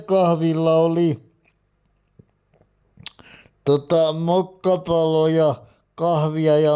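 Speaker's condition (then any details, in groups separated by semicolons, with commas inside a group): Cerebral palsy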